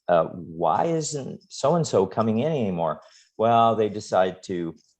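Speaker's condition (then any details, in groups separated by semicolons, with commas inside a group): No condition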